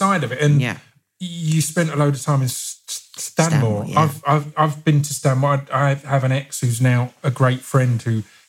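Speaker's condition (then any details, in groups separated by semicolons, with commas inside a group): Stammer; stammer since childhood, brief speech therapy in childhood, stopped by parents; ongoing stammer, stammering openly in this conversation; substitutes words expected to be stammered on, broadened vocabulary; repeated sounds, repeated words, prolonged sounds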